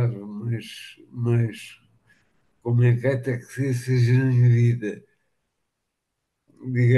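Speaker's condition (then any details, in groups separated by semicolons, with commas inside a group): Machado-Joseph disease (sca3)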